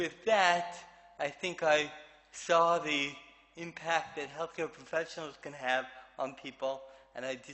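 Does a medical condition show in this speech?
Yes: cerebral palsy; affects movement and speech.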